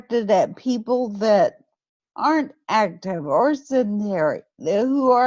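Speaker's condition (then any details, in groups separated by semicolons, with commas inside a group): Friedreich's ataxia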